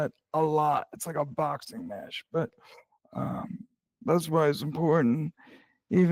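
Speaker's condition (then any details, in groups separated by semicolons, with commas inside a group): Cerebral palsy; present from birth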